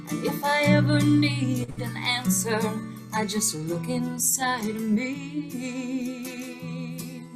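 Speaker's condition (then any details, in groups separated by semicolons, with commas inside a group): No condition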